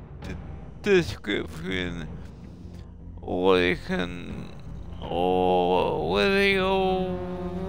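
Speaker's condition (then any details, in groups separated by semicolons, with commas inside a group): Cerebral palsy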